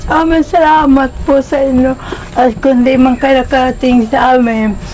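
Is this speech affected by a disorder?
Yes: Parkinson's disease.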